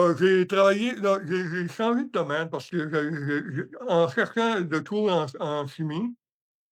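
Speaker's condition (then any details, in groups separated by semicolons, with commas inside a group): Hemiparalysis; hemiparalysis, not stroke-related; muffled speech, like hot potato in mouth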